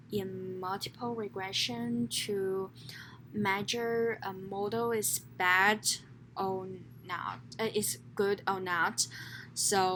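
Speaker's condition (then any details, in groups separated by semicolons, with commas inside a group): No condition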